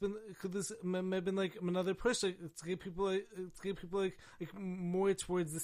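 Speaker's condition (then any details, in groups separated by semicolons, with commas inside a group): Stammering and stuttering; acquired, neurological damage from severe pneumonia, 21 antibiotics, steroids, intubation, ventilator, induced coma, stutter began later; minimal editing leaves speech issues on display; prolonged sounds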